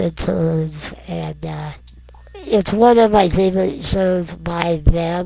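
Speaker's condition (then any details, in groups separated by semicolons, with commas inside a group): Non-progressive muscular dystrophy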